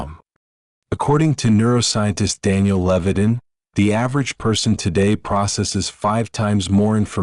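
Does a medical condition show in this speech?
No.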